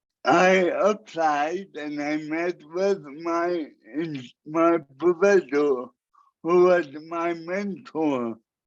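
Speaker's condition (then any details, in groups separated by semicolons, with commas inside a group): Cerebral palsy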